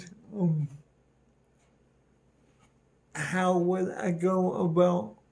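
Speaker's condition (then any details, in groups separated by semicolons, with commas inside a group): Cerebral palsy; speech noticeably affected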